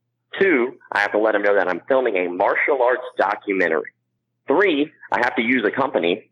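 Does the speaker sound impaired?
Yes: cleft palate; congenital cleft palate, mouth, ear, nose and throat structure differ from most people, cannot blow up balloon.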